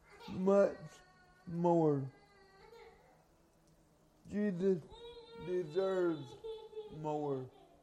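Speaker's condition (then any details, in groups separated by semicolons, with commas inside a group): Cerebral palsy; carried everywhere by parents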